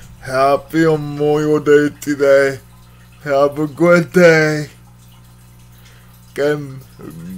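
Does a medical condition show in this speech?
Yes: cerebral palsy.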